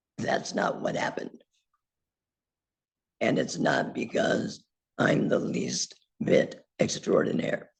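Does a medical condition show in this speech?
Yes: laryngectomy; several years post surgery.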